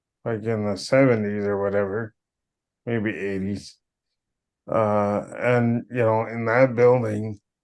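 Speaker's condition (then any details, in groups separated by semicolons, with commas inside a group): Cerebral palsy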